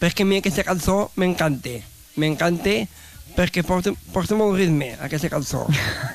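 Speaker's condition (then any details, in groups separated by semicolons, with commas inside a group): Down syndrome; extra chromosome, different learning pace, aged 30; describes self as very talkative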